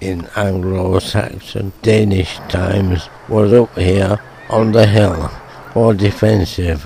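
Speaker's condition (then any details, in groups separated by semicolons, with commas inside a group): Motor neuron disease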